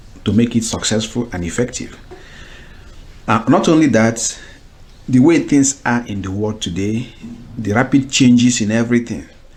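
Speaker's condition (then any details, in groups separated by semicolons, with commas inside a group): No condition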